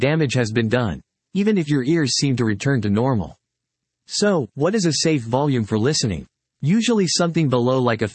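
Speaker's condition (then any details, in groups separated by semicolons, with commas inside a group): No condition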